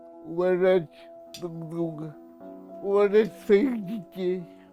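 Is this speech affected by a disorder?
Yes: cerebral palsy.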